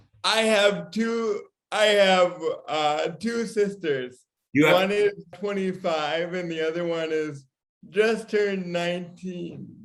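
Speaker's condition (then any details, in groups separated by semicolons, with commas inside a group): Cerebral palsy; from birth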